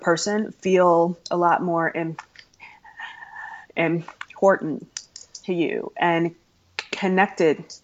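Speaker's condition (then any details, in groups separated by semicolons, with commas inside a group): Stuttering; stuttering since around age 3, past speech therapy, largely stopped talking for about 5 years; still stutters, including when saying own name; formerly hid stuttering by switching words, deep breaths, fillers like ums and ahs, avoided talking; repeated sounds, blocks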